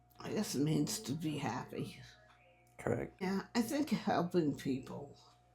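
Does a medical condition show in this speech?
Yes: multiple sclerosis; quadriplegic, no use of arms or legs, cannot walk.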